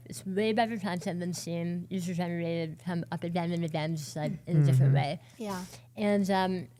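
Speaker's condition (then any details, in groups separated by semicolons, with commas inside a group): Oral cancer, partial glossectomy; 7 years post surgery, recurrence, radiation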